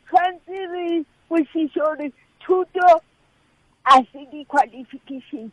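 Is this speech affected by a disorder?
Yes: cerebral palsy; since childhood, mobile enough to climb Kilimanjaro after about three to six months of training.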